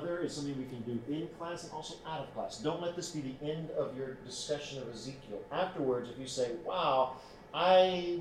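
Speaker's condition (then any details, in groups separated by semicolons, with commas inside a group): No condition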